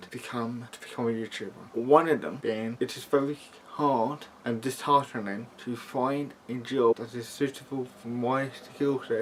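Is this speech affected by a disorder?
Yes: cerebral palsy; mild, affects muscles and speech.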